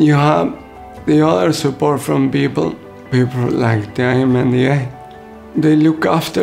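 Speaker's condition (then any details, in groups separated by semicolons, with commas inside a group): Motor neurone disease; onset with loosening grip; cannot write or hold a book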